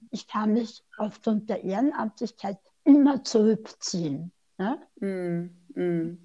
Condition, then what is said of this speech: Tongue cancer surgery. Ich möchte auch kurz erwähnen, dass du Zungenkrebs hattest und ein bisschen eingeschränkt bist in der Sprache